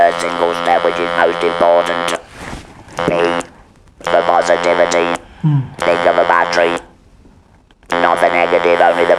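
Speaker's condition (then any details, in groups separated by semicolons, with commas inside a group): Laryngeal cancer with laryngectomy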